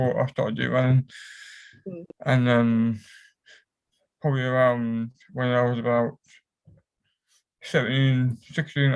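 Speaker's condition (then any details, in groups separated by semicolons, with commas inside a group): Cerebral palsy; affects whole body; cramps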